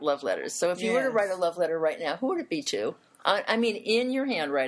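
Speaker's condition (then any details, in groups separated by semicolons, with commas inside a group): No condition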